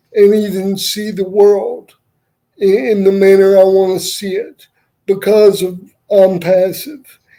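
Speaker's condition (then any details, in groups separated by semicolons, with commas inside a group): Cerebral palsy; wheelchair user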